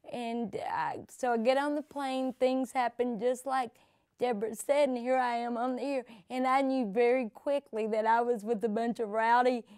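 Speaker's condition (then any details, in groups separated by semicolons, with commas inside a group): Cerebral palsy; from birth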